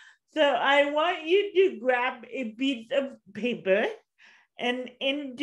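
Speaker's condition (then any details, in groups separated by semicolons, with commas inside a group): Cerebral palsy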